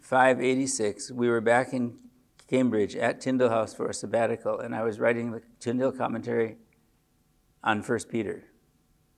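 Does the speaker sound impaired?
Yes: Parkinson's disease; age 74.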